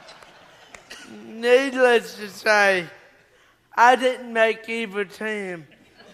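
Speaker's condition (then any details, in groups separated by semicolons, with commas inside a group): Cerebral palsy; three botox shots every 3 months at Vanderbilt relax arm muscles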